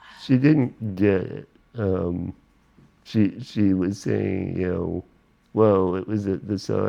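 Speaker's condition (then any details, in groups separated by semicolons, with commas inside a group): Spinal muscular atrophy; power wheelchair user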